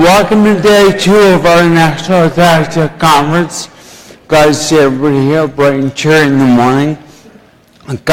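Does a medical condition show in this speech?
Yes: ataxia; slurring and poor speech.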